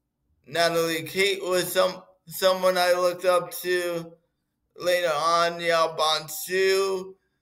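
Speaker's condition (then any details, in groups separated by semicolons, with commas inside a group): Cerebral palsy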